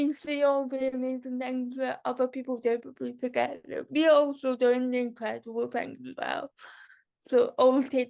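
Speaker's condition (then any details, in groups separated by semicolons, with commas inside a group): Cerebral palsy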